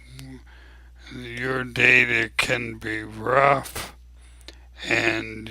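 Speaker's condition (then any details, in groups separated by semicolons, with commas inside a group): ALS; abnormally slow voice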